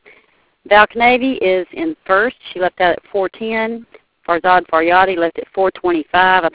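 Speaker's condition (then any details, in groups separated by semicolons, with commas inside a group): No condition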